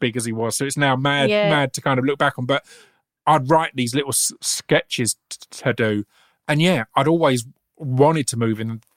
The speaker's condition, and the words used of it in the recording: Stuttering. We could have had half of this and you wouldn't have realized I've got a stammer, and then it's there.